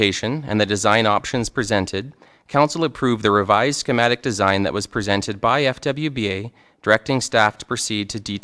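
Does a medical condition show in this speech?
No.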